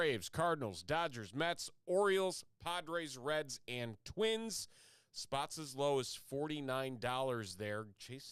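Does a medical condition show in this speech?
No.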